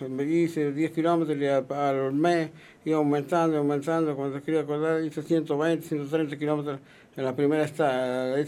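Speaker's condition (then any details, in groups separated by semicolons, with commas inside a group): Parkinson's disease; could not walk or eat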